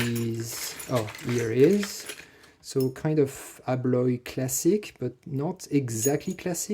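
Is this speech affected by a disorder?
No.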